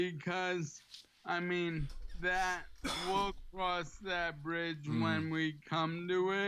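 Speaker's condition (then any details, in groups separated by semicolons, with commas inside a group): ALS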